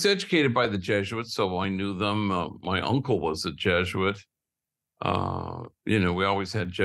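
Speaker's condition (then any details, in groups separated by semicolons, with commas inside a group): No condition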